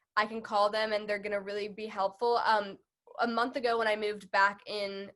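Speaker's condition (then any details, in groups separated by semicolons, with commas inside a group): No condition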